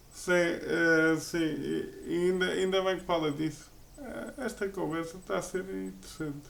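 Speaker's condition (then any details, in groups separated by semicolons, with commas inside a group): Cerebral palsy; uses a wheelchair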